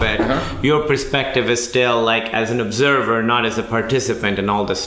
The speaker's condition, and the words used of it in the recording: No condition.